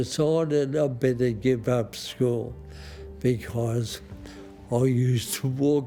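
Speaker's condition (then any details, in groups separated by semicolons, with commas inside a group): Motor neurone disease; early poor balance; diagnosed about 30 years ago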